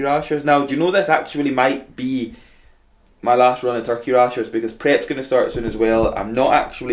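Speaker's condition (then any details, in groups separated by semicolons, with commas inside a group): No condition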